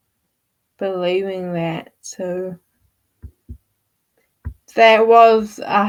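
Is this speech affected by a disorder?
Yes: Friedreich's ataxia; wheelchair user.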